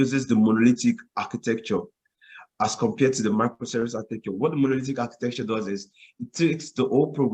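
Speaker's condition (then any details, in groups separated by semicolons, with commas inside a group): No condition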